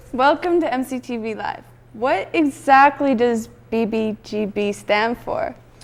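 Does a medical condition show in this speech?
No.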